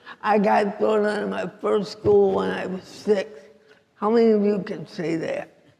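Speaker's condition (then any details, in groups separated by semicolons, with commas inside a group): Cerebral palsy; unusual speech, mistaken for drunk, judged too poor for teaching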